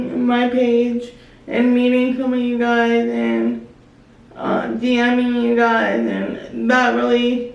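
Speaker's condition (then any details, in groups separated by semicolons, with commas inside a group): Spastic quadriplegic cerebral palsy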